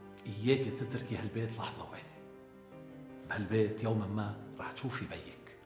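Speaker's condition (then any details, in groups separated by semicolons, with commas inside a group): No condition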